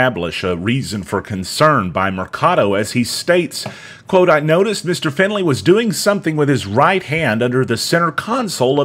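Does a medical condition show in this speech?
No.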